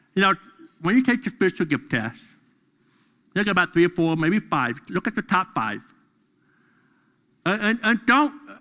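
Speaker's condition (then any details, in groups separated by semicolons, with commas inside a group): Deafness; deaf during school years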